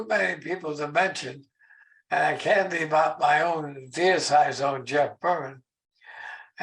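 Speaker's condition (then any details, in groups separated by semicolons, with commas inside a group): ALS; very weak voice, shortened speech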